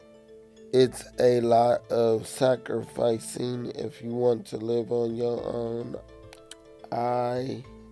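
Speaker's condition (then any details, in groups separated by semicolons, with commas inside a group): Cerebral palsy; affects movement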